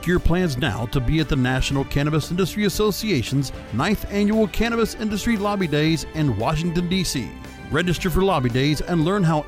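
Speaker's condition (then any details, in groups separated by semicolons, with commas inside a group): No condition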